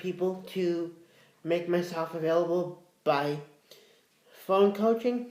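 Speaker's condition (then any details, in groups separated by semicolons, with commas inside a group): Cerebral palsy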